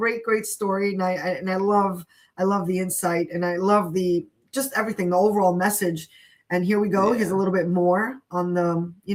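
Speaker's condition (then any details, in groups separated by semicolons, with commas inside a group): No condition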